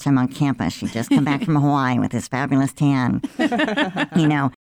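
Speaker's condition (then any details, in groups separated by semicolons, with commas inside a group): Cleft lip and palate; about 50-some years ago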